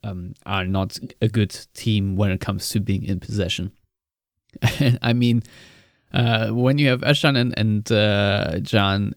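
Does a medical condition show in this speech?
No.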